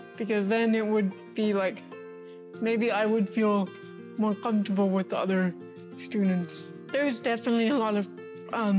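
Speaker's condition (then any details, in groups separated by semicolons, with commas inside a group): Cerebral palsy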